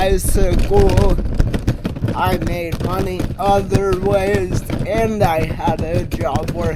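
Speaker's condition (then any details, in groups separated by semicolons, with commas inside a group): Multiple sclerosis; affects hands and left arm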